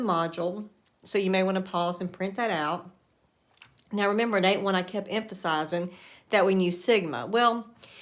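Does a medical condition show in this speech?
No.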